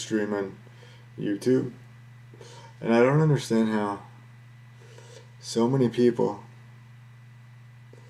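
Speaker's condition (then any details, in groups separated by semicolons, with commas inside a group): Cerebral palsy, spastic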